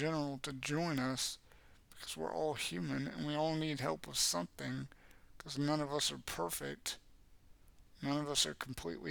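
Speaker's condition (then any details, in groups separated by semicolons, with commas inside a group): Cerebral palsy; has had speech therapy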